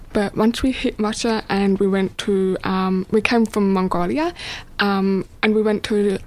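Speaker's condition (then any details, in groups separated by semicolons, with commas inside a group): Deafness, born deaf; uses spoken English and Auslan (Australian sign language), signing since age 16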